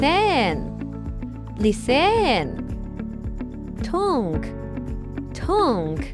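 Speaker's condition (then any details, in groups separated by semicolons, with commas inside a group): No condition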